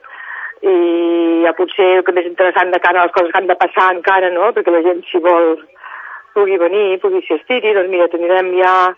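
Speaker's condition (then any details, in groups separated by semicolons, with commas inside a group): No condition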